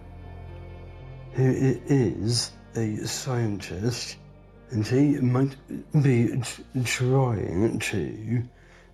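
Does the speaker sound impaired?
Yes: Down syndrome; three copies of chromosome 21, from birth; age 38; told when very young would never read or speak.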